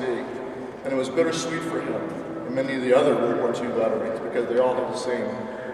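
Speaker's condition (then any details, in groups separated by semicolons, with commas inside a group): No condition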